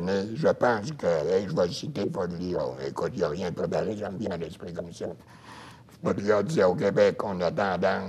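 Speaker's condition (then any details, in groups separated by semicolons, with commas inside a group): Throat cancer, voice prosthesis; laryngectomy, voice prosthesis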